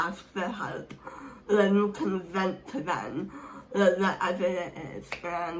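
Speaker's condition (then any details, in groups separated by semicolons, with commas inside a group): Speech impairment; hard to understand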